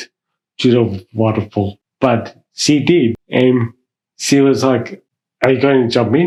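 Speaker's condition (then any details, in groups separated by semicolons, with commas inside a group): Mild cerebral palsy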